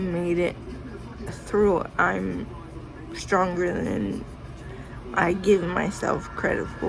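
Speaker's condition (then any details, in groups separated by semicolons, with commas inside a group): Cerebral palsy; sounds out of breath after therapy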